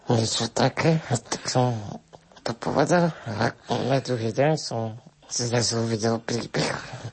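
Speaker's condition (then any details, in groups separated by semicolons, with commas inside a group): Spinal muscular atrophy with tracheostomy; congenital progressive muscle wasting, onset early childhood, tracheostomy at age 14, ventilator breathing support; had to learn to push ventilator-delivered air up to vocal cords to speak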